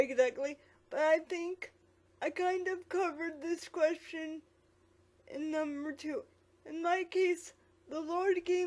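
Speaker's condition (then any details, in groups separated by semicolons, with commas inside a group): Quadriplegic cerebral palsy; quadriplegic, lack of oxygen at birth, no use of hands or legs; past therapy, uses voice recognition software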